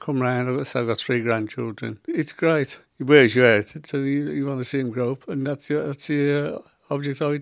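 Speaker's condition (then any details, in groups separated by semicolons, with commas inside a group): Parkinson's; began as little finger tremor spreading to whole hand within 4-5 weeks; 8 years since diagnosis, tremors controlled by medication, freezing, foot dystonia with clawing, sometimes cannot walk; symptoms possibly audible in voice, may sound quieter and slower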